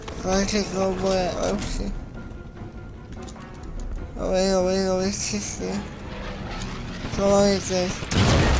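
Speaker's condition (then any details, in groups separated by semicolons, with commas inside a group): Cerebral palsy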